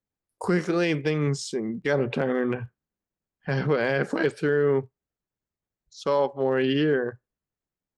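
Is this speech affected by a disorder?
Yes: Friedreich's ataxia; wheelchair dependent since age 18.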